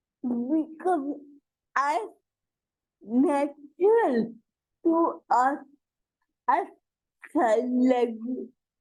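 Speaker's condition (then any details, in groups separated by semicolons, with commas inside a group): Cerebral palsy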